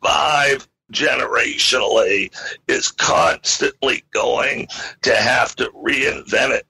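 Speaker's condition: Spasmodic dysphonia; able to do interview

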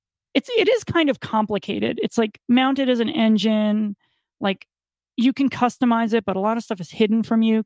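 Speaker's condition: No condition

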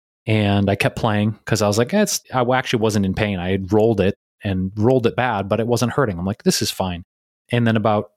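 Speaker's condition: No condition

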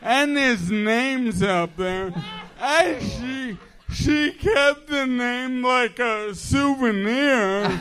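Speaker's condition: ALS; Lou Gehrig's disease; said to be easier to understand than Aphrodite

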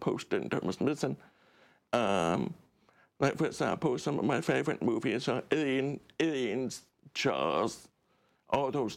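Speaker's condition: Deaf; relies on subtitles

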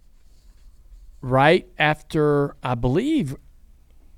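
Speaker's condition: No condition

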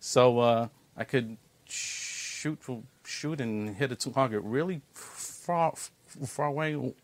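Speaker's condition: Stutter; stuttered as a child, a 20-minute conversation took an hour; prolonged sounds

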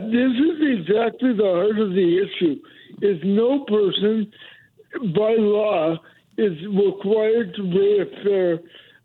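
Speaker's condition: Cerebral palsy; mobility declined since

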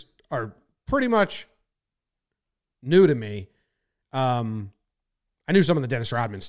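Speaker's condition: No condition

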